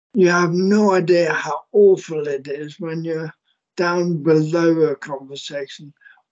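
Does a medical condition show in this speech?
Yes: motor neurone disease; primary lateral sclerosis (PLS), rare very slow long-running variant, first symptom slight speech slurring, voice progressed slowly; many years since diagnosis, wheelchair user from about four years after diagnosis, first chair lasted five years; slight slurring still audible, affected s sounds, weak soft husky voice, hard to hear in ambient noise.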